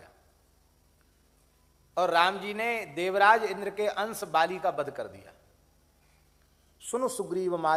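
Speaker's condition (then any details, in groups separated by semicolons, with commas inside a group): No condition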